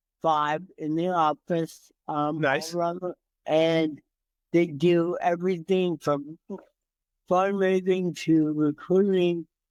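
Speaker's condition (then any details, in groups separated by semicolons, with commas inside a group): Cerebral palsy; from birth, entire left side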